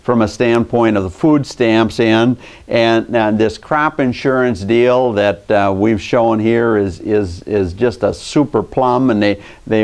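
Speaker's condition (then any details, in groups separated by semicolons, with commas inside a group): No condition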